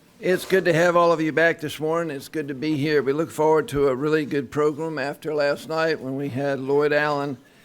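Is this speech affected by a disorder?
No.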